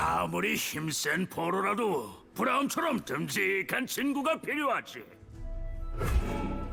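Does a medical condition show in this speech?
No.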